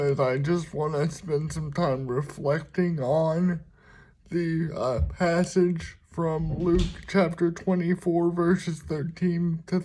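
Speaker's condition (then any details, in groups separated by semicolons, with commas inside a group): Cerebral palsy; speaks slower at times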